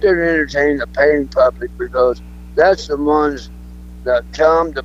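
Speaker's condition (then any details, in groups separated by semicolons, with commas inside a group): Throat cancer; cancer survivor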